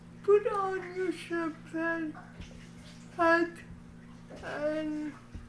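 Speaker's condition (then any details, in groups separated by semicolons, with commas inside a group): Cerebral palsy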